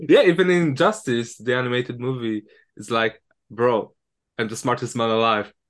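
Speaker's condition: No condition

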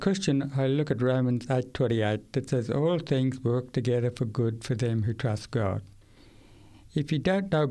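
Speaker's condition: Profound deafness, acquired at age 8; profound hearing loss for many years, struggles in difficult listening situations

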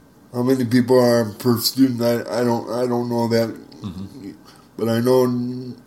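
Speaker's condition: Spastic cerebral palsy; present from birth, uses wheelchair, tight joints and legs, startles at loud noises, missed school year for surgery; about 59 years with condition, daily range of motion, muscle-relaxing medication against cramps; worries about stuttering on some words, had speech therapy in school

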